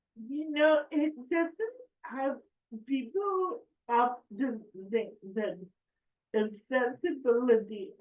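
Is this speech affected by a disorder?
Yes: cerebral palsy; affects speech.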